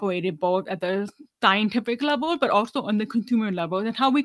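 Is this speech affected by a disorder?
Yes: deafness, severe; about 99% hearing loss, hearing aids worn whole life, cochlear implant candidate; uses hearing aids, relies heavily on lip reading, does not sign, not fluent in ASL.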